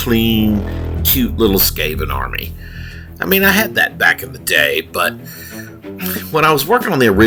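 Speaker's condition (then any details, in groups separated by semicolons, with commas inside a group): No condition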